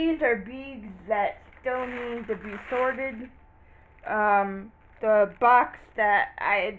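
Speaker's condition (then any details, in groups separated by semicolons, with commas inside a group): Cerebral palsy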